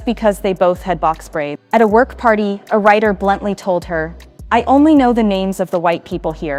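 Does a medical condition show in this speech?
No.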